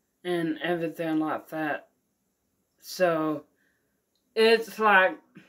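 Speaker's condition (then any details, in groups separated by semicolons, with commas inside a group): Mild cerebral palsy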